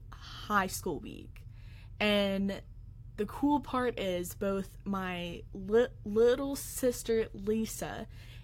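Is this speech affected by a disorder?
Yes: stuttering; fear of speaking in front of groups, school accommodations for presenting projects, found national stuttering association; many fears about speaking; here repeated sounds.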